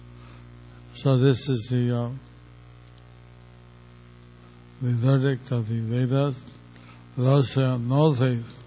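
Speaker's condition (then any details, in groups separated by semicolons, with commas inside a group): Stroke; a little over a year since stroke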